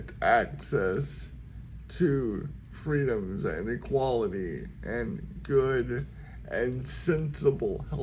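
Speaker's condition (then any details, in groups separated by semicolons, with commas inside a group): Cerebral palsy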